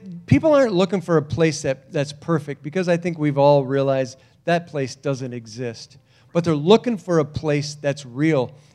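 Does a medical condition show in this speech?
No.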